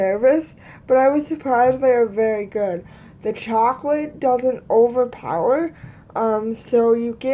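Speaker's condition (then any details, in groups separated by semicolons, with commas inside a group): Cerebral palsy; both hands affected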